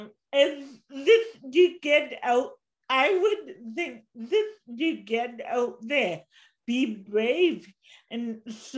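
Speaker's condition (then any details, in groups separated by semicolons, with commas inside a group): Cerebral palsy; since birth, walks with walker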